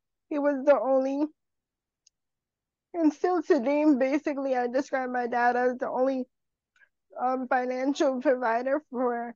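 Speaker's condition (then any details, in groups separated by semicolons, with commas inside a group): Cerebral palsy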